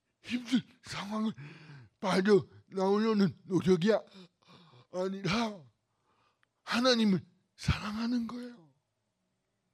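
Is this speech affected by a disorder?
Yes: cerebral palsy; cervical spine c2 to c7 damaged.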